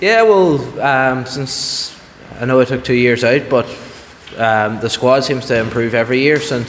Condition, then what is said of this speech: None; typical speech.